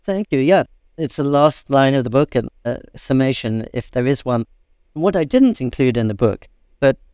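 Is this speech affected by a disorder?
No.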